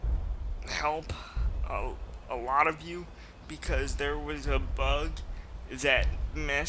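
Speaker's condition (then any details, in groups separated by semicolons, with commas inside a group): Cerebral palsy, mild; speech sometimes affected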